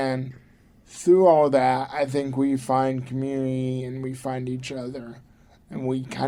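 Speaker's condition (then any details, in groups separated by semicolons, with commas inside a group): Cerebral palsy; from birth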